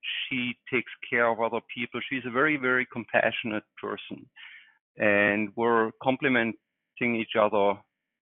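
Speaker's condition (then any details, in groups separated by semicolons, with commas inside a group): No condition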